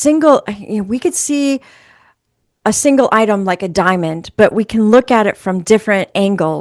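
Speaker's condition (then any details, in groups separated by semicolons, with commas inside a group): No condition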